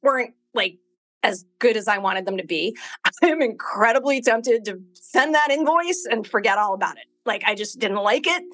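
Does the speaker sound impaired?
No.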